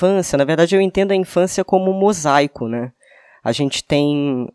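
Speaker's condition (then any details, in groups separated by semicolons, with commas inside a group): No condition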